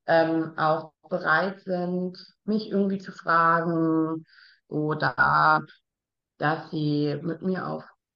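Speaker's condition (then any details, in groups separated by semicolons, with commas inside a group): Down syndrome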